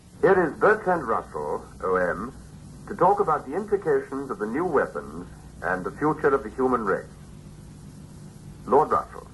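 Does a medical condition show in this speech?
No.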